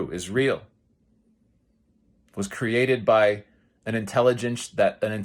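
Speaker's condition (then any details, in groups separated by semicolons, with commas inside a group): No condition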